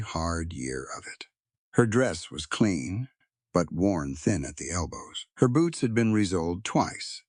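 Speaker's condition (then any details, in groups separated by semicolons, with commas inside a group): No condition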